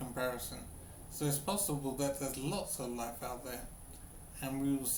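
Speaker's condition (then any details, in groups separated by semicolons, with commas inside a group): Brain injury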